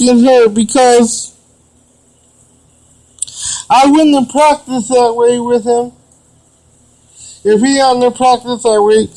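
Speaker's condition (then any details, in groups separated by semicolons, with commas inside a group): Cerebral palsy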